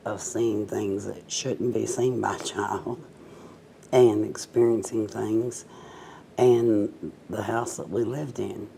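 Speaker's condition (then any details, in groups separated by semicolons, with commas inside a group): Cerebral palsy, mild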